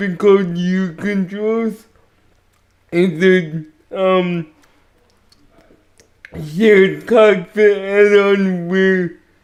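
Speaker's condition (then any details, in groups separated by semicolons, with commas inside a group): Cerebral palsy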